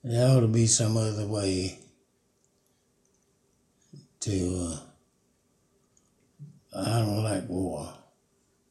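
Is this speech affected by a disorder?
Yes: Parkinson's; about 5 years since onset.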